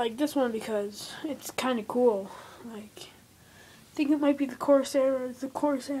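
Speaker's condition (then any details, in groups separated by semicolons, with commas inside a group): No condition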